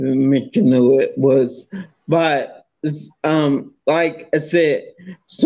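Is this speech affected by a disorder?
Yes: multiple sclerosis.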